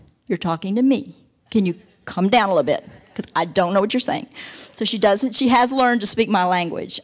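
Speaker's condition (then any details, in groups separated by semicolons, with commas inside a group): No condition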